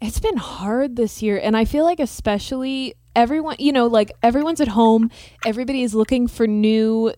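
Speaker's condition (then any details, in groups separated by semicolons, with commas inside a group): No condition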